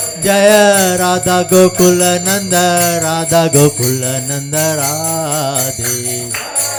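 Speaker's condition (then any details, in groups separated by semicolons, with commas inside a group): No condition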